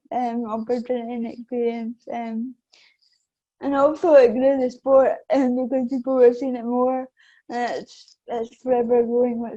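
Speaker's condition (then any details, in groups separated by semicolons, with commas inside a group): Cerebral palsy; affects balance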